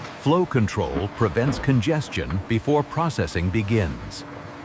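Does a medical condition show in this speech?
No.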